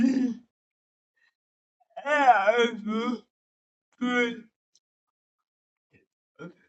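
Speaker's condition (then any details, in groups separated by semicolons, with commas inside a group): Cerebral palsy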